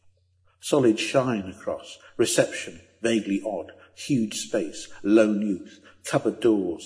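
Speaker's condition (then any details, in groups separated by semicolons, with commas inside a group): No condition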